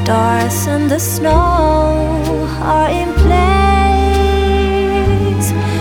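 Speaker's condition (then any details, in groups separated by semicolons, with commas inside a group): No condition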